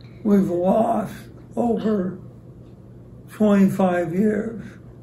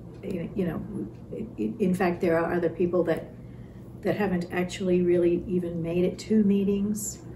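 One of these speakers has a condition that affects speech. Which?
The first: ALS; about 25 years since diagnosis.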